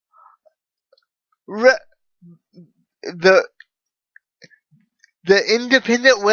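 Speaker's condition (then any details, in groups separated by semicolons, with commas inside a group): Cerebral palsy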